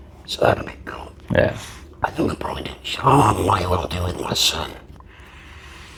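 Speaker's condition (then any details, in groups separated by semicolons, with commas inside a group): Laryngectomy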